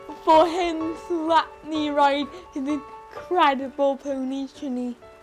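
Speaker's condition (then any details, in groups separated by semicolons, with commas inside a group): Cerebral palsy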